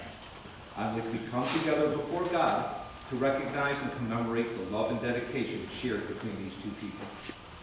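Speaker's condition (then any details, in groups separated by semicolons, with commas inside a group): No condition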